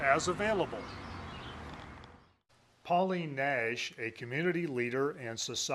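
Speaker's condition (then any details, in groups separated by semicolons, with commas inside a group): No condition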